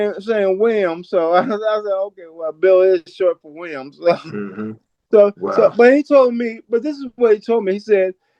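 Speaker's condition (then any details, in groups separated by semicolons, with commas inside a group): Cerebral palsy; from birth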